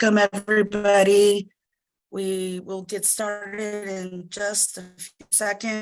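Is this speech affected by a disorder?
No.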